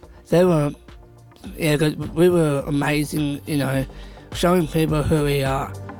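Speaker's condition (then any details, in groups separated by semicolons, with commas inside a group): Down syndrome; not always understood by others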